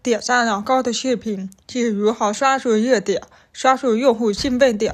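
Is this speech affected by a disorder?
Yes: hearing impairment; registered hearing disability, hearing damaged in childhood by an accident; completed rehabilitation training, parents spoke behind back, daily word drills repeated hundreds of times.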